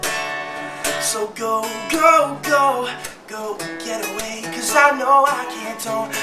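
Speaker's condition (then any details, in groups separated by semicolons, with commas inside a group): No condition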